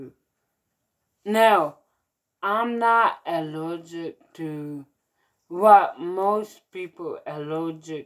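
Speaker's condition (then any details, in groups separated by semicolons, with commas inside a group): Mild cerebral palsy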